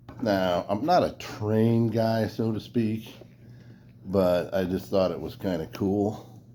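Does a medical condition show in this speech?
No.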